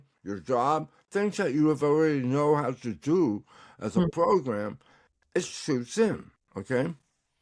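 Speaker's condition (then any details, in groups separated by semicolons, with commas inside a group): Tongue cancer; recovering, tongue exercises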